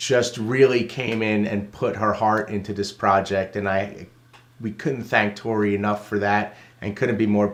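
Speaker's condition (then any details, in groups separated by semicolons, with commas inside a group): No condition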